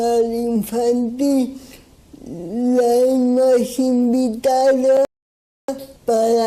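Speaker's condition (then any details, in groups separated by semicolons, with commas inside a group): Cerebral palsy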